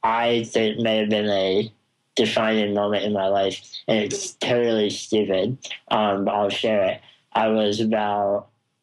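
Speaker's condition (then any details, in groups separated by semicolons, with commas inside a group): Spinal muscular atrophy; congenital, progressive muscle wasting, legs, arms, jaw, tongue, never crawled, sat or walked unassisted, wheelchair since about two; wheelchair user, cannot move self, can be moved by others; jaw and tongue weakness affects talking, sounds mumbly, at times difficult to understand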